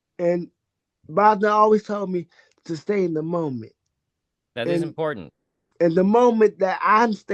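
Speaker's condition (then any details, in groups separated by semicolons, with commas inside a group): Cerebral palsy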